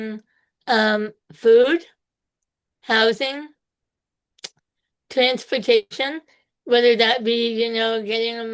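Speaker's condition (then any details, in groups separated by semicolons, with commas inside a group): Spinal muscular atrophy type two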